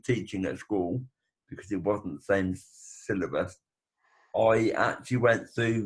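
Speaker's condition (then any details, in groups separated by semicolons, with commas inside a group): Brain bleed with facial paralysis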